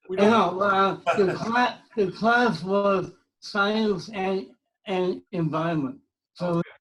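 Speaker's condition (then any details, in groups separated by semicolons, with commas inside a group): Cerebral palsy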